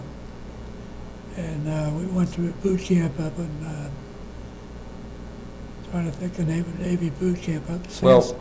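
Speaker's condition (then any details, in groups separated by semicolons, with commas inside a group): Parkinson's disease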